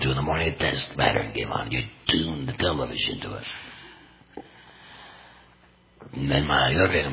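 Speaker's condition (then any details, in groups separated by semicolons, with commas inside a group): Total laryngectomy; voice prosthesis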